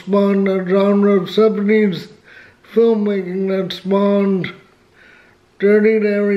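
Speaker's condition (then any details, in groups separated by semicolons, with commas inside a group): Cerebral palsy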